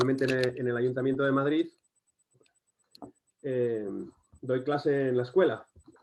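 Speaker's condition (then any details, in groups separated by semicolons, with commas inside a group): No condition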